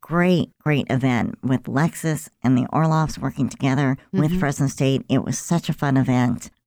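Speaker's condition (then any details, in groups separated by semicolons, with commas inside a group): Cleft lip and palate; present since birth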